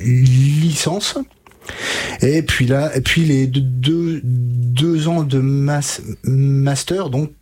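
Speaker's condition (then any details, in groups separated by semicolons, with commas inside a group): Stuttering; stuttering since age 5-6, severe from 5 to 20, untreated in childhood; age 33, stuttering-specialist therapy with Catherine Daubier, Nancy, fluency techniques; blocks and repetitions now, formerly could not say a sentence without blocking; repeated sounds, prolonged sounds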